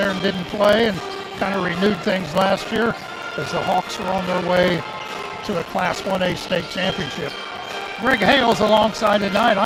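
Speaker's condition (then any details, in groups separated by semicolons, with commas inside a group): No condition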